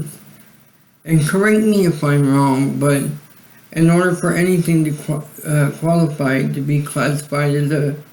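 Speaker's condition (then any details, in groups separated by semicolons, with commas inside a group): Cerebral palsy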